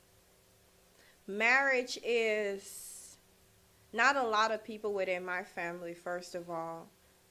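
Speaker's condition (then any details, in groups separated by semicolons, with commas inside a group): No condition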